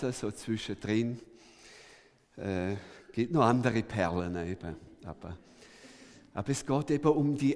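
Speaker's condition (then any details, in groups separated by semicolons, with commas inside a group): No condition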